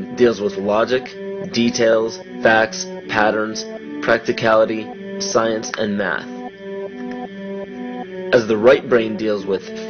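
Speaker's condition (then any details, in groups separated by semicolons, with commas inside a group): No condition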